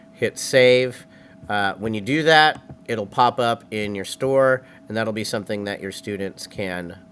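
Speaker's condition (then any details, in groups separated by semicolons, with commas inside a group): No condition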